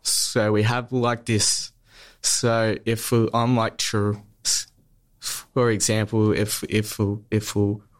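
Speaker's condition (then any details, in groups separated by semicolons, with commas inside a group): Stutter; stutter since childhood, smooth speech therapy at Box Hill Speech Pathology Clinic from age 14 or 15, two years; repeated sounds, repeated words, blocks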